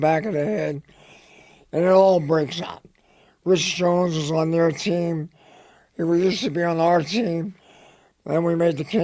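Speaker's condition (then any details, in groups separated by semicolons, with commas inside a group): Head and neck cancer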